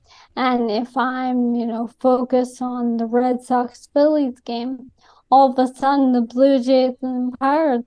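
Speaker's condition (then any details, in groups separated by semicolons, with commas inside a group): ALS; symptom-directed treatments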